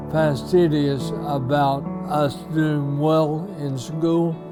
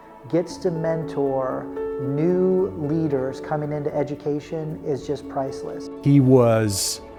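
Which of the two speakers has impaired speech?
The first: ALS; few months since diagnosis.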